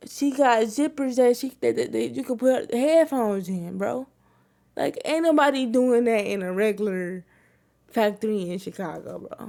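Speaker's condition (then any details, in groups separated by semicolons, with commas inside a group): Cerebral palsy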